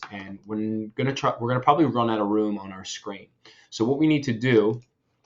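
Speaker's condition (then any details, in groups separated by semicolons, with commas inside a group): No condition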